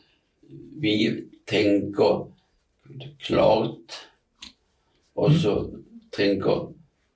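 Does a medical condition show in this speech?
Yes: aphasia; about seven years since onset; working on getting speech back; thinks clearly, knows words in head but cannot get them out, fillers, repetitions, word-finding errors, short phrases.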